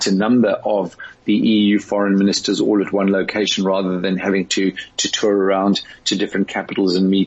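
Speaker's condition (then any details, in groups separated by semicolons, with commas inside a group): No condition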